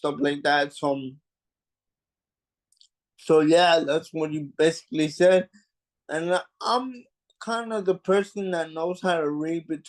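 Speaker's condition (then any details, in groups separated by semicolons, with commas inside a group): Cerebral palsy; mild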